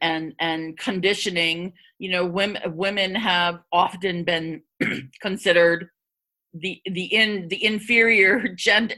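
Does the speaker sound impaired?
Yes: stuttering; stuttering for at least 30 years, hid it about 30 years; openly stutters; fast talker; here repeated sounds, repeated words.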